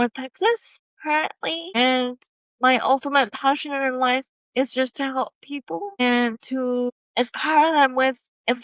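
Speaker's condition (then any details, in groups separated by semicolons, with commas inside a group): Cerebral palsy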